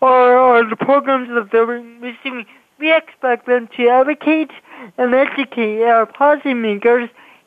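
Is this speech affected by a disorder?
Yes: cerebral palsy; congenital, diagnosed age 2, impacts movement and speech, partially deaf left ear, part c speech therapy; speech affected by cerebral palsy.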